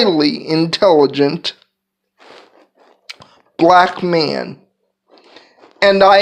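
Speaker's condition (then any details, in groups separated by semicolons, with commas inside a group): Cerebral palsy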